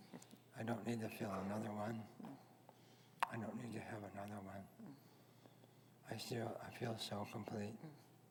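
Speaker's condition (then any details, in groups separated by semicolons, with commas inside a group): Head and neck cancer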